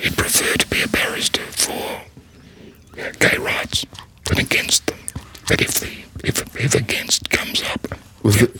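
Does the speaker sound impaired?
Yes: laryngectomy, voice prosthesis; vocal cord cancer, throat cancer recurrence 8 years later, laryngectomy late 2016, second operation for spreading infection; very quiet, odd manner of speaking, fluent in paragraphs since start of speech therapy.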